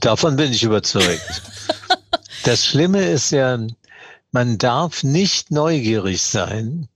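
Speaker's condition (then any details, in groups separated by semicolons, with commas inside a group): Parkinson's disease; once put down to stage fright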